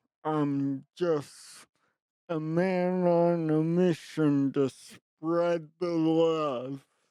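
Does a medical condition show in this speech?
Yes: traumatic brain injury.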